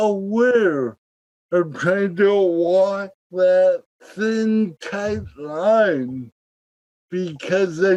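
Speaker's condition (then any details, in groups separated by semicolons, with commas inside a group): Cerebral palsy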